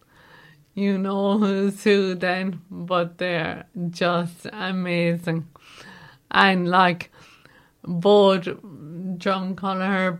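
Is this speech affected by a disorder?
Yes: motor neuron disease; recently diagnosed, mobility lost, no use of hands, balance gone when walking; needs to hold on to someone everywhere, physically well otherwise, pain at times, comes and goes; voice affected, voice among everyday things no longer managed.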